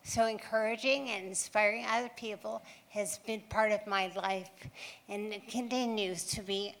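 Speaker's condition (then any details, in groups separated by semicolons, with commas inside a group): Ataxia; hereditary progressive, from father, degeneration of brain nerve cells controlling muscle coordination, found by neurological testing; double vision, poor hand-eye coordination, poor foot control, drunk-like walking, stairs unsafe, expected to worsen; halting, slurred speech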